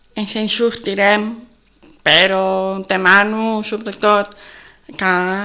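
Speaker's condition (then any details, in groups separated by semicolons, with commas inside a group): Deafness from birth, congenital; others' face masks block lip reading, needs people to lower masks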